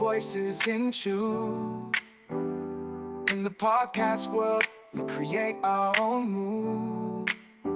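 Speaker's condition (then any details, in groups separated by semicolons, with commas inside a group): No condition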